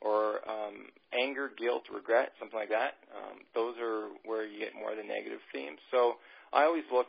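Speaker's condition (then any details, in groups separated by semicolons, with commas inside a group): No condition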